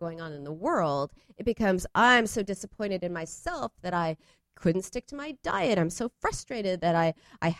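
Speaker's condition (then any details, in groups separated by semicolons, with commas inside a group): No condition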